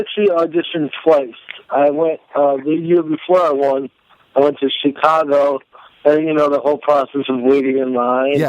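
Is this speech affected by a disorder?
Yes: cerebral palsy.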